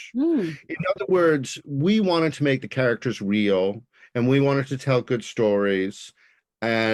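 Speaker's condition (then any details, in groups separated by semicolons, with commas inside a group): No condition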